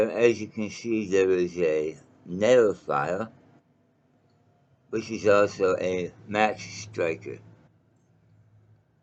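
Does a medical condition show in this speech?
Yes: mouth cancer.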